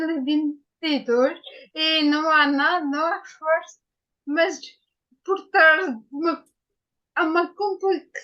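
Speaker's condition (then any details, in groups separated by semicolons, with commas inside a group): Ataxia after brain injury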